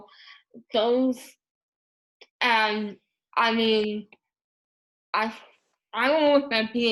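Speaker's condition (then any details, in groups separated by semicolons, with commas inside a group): Moebius syndrome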